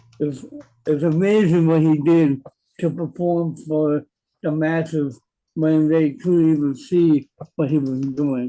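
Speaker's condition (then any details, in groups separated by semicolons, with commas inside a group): Cerebral palsy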